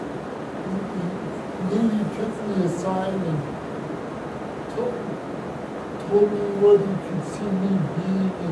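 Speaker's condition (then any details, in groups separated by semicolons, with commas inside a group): Cerebral palsy; speaks differently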